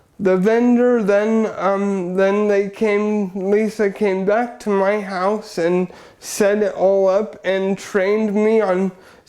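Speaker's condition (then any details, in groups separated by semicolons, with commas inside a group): Cerebral palsy; wheelchair user, minimal hand and arm use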